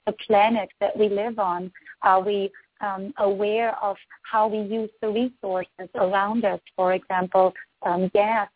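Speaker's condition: No condition

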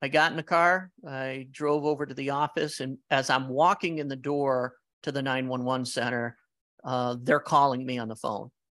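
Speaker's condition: No condition

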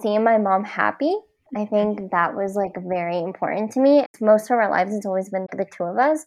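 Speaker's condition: Cleft palate; many facial surgeries

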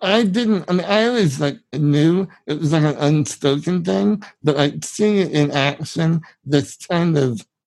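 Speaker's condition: Spinal muscular atrophy, severe; genetic

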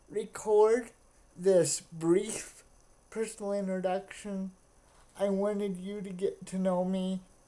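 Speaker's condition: Cerebral palsy; wheelchair user

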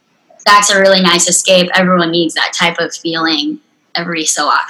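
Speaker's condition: Unilateral cleft lip and palate, severe; therapy in San Antonio

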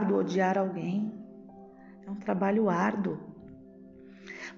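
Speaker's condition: No condition

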